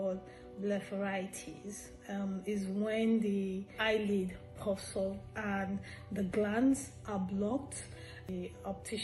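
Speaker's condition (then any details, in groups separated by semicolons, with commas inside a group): No condition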